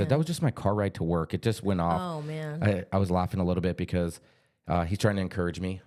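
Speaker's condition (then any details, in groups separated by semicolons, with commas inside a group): No condition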